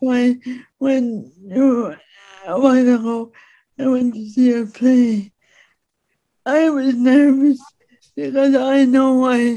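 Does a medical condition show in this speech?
Yes: speech impediment; speaks in own way without modifying accent.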